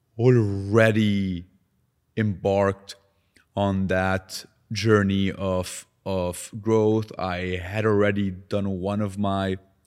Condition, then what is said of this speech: Stuttering. For the sake of the viewers and the listeners that I do have a stutter.